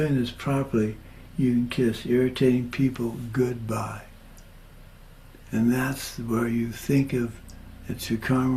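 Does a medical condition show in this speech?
Yes: Parkinson's; progressing.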